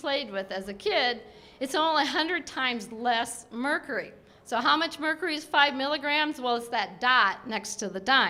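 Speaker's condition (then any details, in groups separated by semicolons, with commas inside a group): No condition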